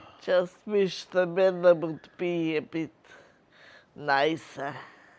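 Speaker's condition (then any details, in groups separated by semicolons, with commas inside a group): Multiple sclerosis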